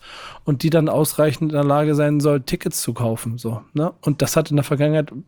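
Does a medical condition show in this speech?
No.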